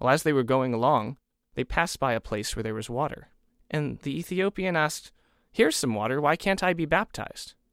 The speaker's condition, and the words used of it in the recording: No condition.